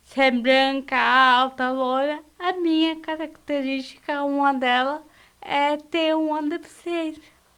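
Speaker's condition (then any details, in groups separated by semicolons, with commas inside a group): Cerebral palsy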